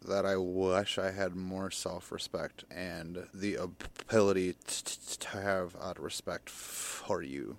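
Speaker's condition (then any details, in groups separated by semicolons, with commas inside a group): Stutter; stutter since childhood, at least age 8, physically bullied for it; still stutters, public speaking and live energy healing sessions still hard, some days easier; no stutter when drunk from age 13, or high on stimulants after 24 hours awake; prolonged sounds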